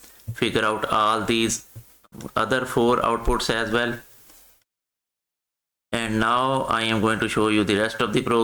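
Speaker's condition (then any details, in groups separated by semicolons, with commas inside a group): No condition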